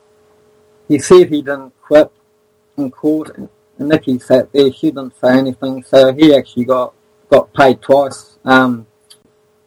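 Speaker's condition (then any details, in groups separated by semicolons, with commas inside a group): Stutter; sometimes takes a while to get words out; repeated sounds, blocks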